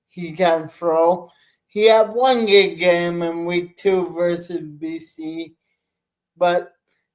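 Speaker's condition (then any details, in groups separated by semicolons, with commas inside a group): Cerebral palsy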